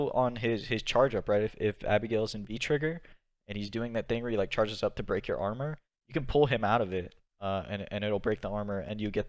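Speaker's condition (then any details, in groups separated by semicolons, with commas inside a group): No condition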